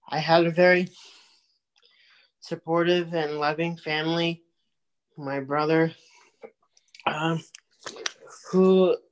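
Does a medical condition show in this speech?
Yes: cerebral palsy; from birth.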